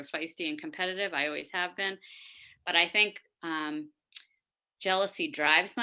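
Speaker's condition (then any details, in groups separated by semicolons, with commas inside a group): No condition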